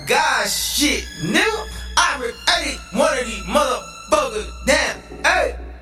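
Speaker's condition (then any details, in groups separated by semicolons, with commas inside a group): No condition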